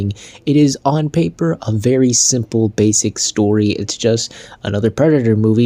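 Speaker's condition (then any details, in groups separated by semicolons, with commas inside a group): No condition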